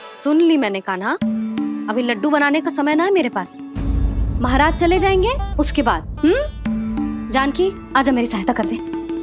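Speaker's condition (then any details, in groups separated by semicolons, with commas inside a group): No condition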